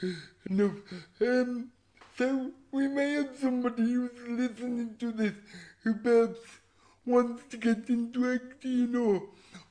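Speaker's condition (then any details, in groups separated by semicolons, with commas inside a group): Cerebral palsy; all four limbs affected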